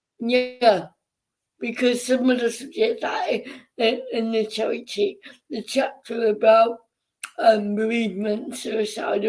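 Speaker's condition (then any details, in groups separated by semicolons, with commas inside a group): Cerebral palsy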